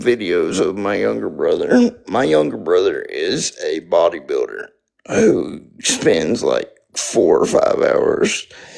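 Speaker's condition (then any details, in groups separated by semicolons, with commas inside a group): Spastic quadriplegic cerebral palsy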